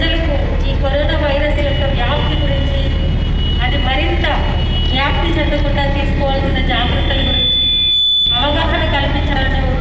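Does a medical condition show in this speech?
No.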